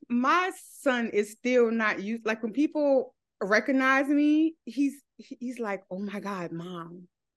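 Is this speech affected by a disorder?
Yes: stutter; stutter since age 3, speech therapy since first grade; ongoing stutter; here repeated sounds.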